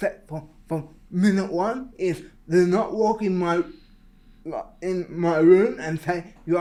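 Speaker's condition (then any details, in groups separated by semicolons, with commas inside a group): Cerebral palsy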